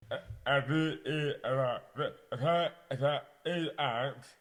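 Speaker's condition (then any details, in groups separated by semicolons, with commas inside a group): Dystonia; mouth impairment affects speech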